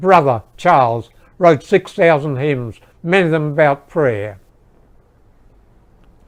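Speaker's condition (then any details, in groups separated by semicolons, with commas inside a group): No condition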